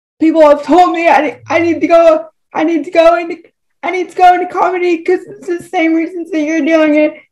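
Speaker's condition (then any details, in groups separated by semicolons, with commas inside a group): Cerebral palsy; power wheelchair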